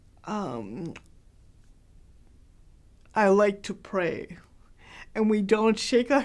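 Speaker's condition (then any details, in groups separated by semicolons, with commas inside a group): Cerebral palsy, mild; hard to understand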